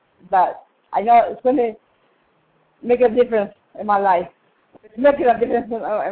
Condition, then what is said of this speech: Cerebral palsy. I can tell you assuredly that your voice in the last year in the way you're speaking has just been wonderful.